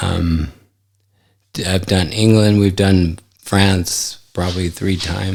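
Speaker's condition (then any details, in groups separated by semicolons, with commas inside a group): ALS; affects hand function; recently diagnosed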